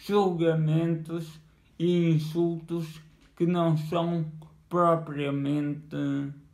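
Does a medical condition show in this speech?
Yes: cerebral palsy.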